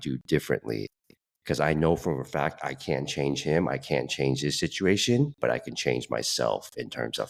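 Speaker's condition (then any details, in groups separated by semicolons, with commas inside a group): No condition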